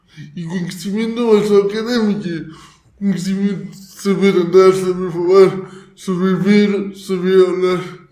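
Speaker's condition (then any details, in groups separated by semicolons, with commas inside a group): Cerebral palsy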